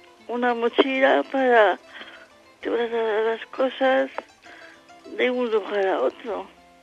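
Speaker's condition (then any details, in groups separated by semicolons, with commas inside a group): Cerebral palsy; infantile onset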